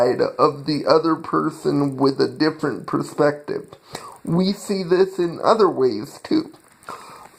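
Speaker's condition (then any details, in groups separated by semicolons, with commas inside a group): Cerebral palsy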